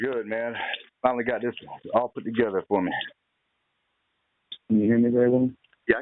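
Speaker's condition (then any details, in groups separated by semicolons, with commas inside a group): No condition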